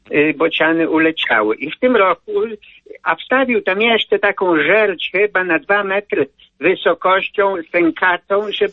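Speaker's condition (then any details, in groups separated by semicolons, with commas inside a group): No condition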